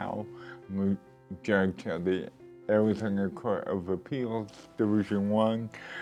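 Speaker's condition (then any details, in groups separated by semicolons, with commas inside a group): Cerebral palsy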